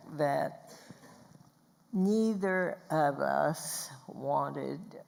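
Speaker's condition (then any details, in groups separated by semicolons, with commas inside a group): Spasmodic dysphonia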